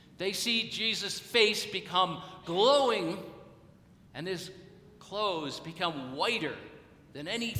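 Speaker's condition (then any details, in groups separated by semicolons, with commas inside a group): No condition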